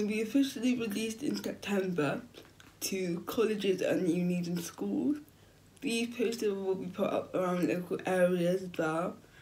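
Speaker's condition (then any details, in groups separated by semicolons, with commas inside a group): Cerebral palsy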